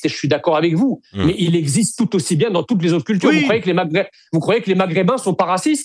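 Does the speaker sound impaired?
No.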